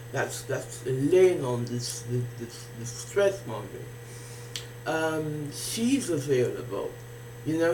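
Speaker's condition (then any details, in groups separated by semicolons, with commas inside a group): Facial palsy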